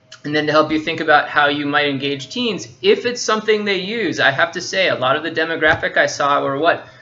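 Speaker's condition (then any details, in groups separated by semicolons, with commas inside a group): No condition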